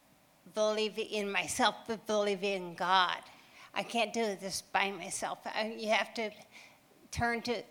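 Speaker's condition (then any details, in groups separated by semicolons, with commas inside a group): Ataxia; hereditary progressive, from father, degeneration of brain nerve cells controlling muscle coordination, found by neurological testing; halting, slurred speech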